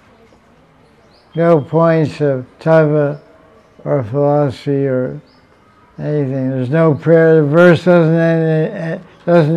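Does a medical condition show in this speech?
Yes: deafness; self-reported; unsure of microphone volume, asks audience whether heard, finds sound way too loud; fluent spoken lecture, reads translations aloud, relies on audience feedback for volume.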